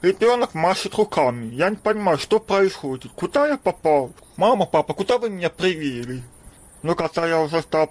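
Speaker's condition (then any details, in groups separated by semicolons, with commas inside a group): Deafness; congenital deafness, since birth, about 33 years, no hearing aid in childhood, attended school for deaf; able to speak despite poor hearing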